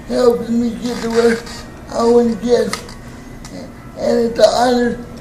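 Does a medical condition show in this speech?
Yes: cerebral palsy, spastic, mild.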